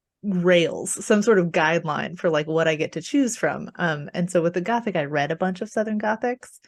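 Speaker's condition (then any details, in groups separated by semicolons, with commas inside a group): No condition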